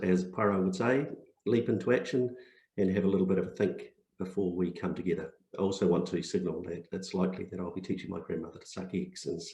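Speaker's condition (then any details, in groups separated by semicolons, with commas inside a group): No condition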